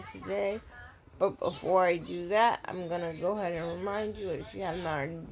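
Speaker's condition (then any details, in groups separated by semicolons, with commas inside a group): Cerebral palsy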